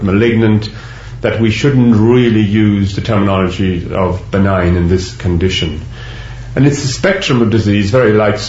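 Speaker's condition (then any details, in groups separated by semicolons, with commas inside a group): No condition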